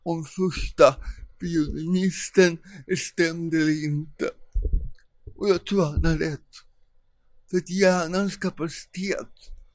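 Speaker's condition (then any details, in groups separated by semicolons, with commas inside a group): Cerebral palsy; caused by not breathing for first 45 minutes of life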